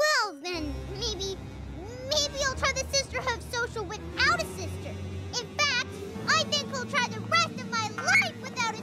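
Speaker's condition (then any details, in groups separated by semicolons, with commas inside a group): No condition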